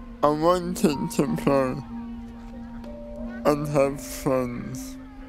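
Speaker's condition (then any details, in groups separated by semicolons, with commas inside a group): Cerebral palsy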